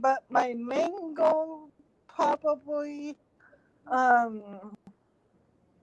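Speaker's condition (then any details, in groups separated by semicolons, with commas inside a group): Cerebral palsy; since birth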